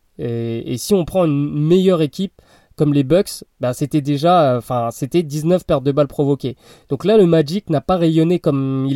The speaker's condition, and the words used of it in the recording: No condition.